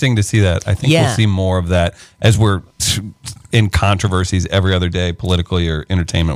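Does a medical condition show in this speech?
No.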